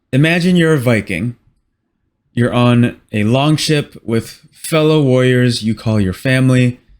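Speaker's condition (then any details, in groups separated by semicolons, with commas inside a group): No condition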